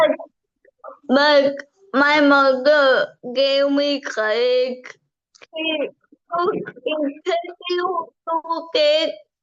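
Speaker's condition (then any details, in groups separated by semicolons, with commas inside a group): Cerebral palsy; from birth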